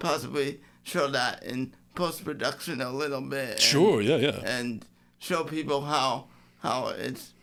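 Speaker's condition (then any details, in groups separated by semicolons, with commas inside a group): Cerebral palsy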